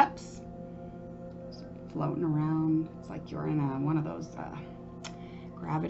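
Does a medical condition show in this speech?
No.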